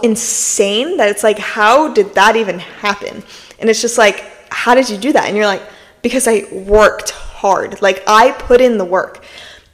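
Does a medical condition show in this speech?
No.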